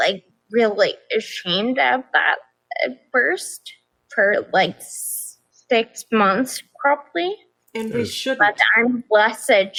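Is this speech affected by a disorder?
Yes: progressive ataxia; balance problems, nerve pain; affects speech.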